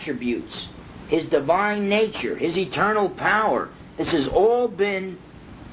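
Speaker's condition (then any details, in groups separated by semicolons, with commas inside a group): No condition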